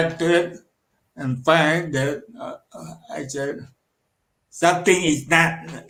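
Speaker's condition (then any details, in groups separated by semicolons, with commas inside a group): Cerebral palsy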